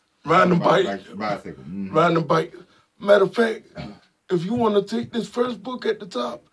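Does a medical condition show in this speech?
Yes: spastic quadriplegic cerebral palsy.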